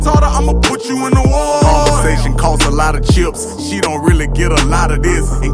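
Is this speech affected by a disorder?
No.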